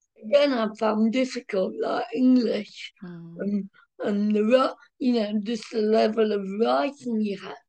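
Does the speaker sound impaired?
Yes: cerebral palsy, mild; speech affected a little, daily speech therapy and physiotherapy at special needs school from age 2.5.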